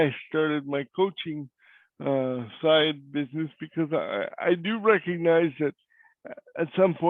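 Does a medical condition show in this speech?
Yes: cerebral palsy; voice is different.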